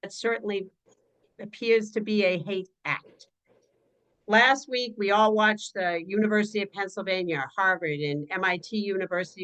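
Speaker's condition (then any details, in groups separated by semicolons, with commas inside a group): No condition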